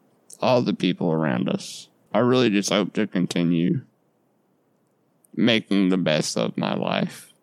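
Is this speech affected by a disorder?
Yes: Duchenne muscular dystrophy; recently saw pulmonologist because breathing felt not right.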